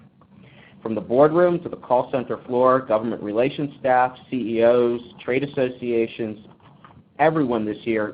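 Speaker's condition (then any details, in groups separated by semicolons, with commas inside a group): No condition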